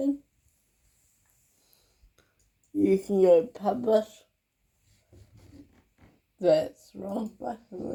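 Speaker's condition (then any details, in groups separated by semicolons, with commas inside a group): Cerebral palsy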